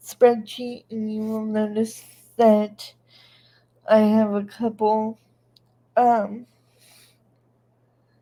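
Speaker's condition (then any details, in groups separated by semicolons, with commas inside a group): Cerebral palsy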